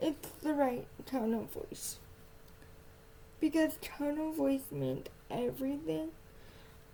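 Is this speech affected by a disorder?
Yes: cerebral palsy, spastic.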